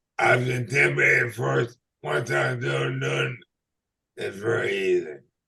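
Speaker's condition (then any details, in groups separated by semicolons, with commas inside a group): ALS/MND; throat locks up blocking breathing, speech too poor for phone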